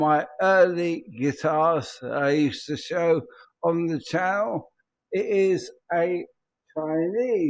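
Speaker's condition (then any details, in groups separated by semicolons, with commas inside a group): ALS; speech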